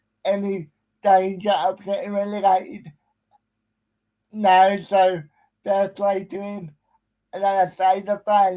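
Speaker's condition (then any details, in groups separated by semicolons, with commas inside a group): Cerebral palsy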